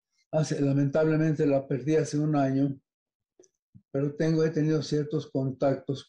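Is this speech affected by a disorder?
Yes: Parkinson's disease; affects smell.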